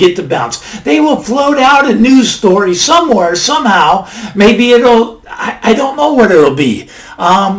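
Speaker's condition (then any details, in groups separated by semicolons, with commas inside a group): No condition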